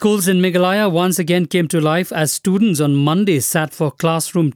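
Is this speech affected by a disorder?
No.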